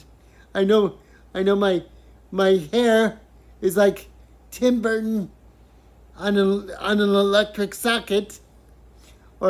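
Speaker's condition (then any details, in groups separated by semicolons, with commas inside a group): Cerebral palsy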